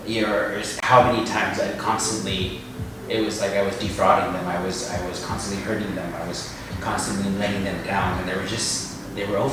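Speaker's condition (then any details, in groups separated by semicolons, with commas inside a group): No condition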